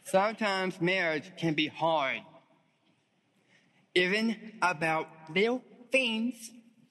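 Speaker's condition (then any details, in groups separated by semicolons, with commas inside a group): Down syndrome; diagnosed at birth; giving talk at Spring q conference with wife Christy; host urges listeners to listen closely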